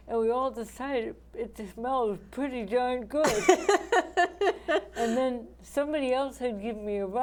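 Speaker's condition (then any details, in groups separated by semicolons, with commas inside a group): ALS; right hand onset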